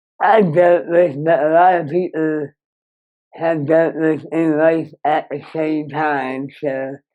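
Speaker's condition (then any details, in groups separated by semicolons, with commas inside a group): Moebius syndrome; severe nerve damage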